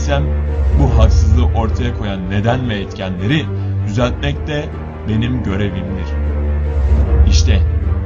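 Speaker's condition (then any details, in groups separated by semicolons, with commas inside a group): No condition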